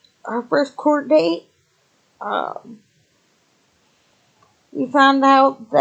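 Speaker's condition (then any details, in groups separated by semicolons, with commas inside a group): Cerebral palsy, spastic, severe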